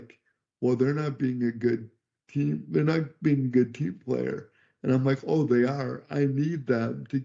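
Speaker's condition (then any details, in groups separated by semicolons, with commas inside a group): Cerebral palsy; could not talk until age 12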